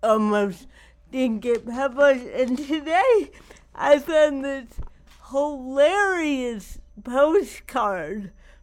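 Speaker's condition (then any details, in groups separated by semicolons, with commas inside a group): Cerebral palsy; wears down with age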